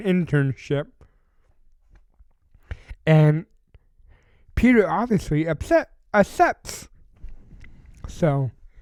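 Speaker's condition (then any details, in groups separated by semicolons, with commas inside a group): Cerebral palsy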